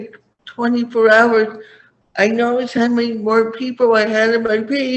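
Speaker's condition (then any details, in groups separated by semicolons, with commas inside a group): Cerebral palsy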